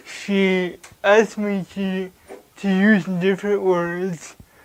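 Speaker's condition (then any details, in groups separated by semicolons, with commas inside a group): Cerebral palsy; from birth; hard to understand, slower on some words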